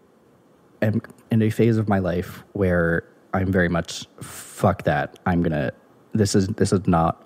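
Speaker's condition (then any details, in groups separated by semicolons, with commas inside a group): Stutter; childhood onset, sound repetitions when younger, presents differently now; adult, past therapy with breathing techniques and rate slowing, fluency technique felt unnatural; worse presenting, easier reading aloud, blocks to 45 seconds, shallow chest breathing, grimaces, less in French; prolonged sounds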